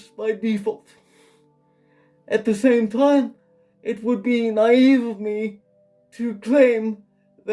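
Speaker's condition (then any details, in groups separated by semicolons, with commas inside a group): Quadriplegic cerebral palsy, severe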